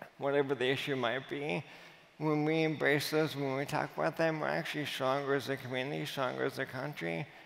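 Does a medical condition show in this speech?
Yes: amyotrophic lateral sclerosis; voice and hands affected; speech audibly affected.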